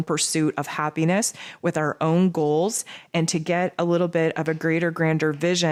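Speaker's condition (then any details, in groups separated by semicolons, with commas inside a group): No condition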